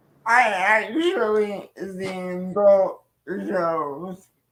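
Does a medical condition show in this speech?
Yes: cerebral palsy.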